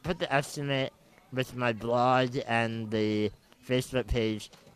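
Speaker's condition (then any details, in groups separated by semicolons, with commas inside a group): Muscular dystrophy; wheelchair user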